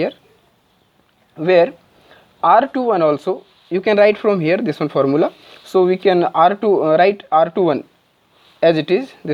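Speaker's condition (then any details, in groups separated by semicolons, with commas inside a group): No condition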